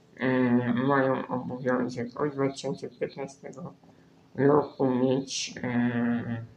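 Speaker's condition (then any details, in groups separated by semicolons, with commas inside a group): Spinal muscular atrophy; cannot use normal keyboard, uses phone touchscreen connected directly to computer, right-click via two keys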